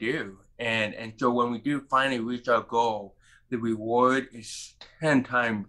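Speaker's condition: Profound hearing loss; mid-40s, wears hearing aids, removes them when fatigued

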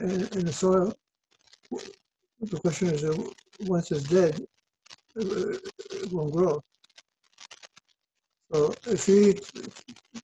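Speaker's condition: Parkinson's disease; Parkinson's known 14 years, believed environmental, naturopath blood tests high in lead and pesticides; not shaking during recording, own system stops shaking most of the time

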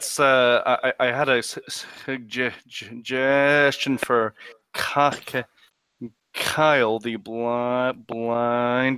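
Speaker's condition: Stutter; repeated sounds, prolonged sounds, blocks

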